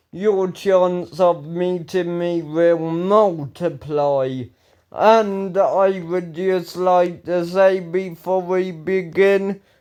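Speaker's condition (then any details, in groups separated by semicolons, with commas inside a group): Ataxia; speech recently worse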